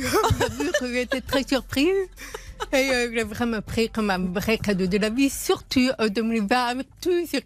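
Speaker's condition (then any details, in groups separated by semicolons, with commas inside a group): Profound congenital deafness; implant partly misplaced, third of electrodes in middle ear, lip-reads, phone via apps, first call at 36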